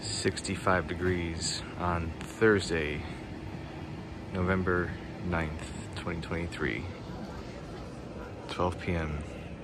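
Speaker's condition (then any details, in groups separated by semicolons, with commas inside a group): No condition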